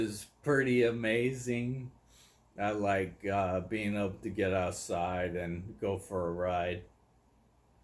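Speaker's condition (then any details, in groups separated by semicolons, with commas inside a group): ALS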